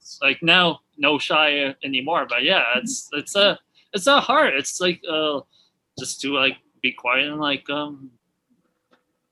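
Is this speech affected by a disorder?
Yes: aphasia after stroke; caused by stroke, acute care then 11 months long-term inpatient rehab at Pinoca; speech much better than before, stroke survivor groups on Zoom; knows exactly what to say, but words blocked from coming out as intended, frequent fillers.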